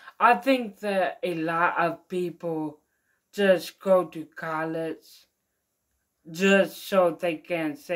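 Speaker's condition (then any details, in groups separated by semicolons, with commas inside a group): Mild cerebral palsy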